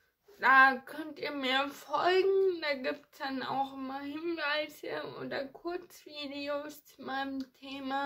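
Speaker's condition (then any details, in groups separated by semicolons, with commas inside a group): Ataxia; ataxia affecting hands and fingers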